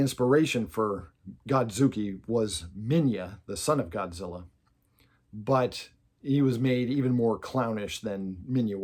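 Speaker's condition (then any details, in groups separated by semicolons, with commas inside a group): No condition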